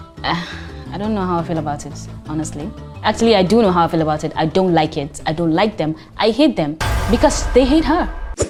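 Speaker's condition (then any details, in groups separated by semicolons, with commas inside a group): No condition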